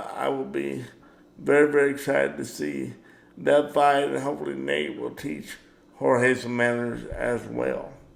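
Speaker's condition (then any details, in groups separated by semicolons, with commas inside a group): Cerebral palsy; power wheelchair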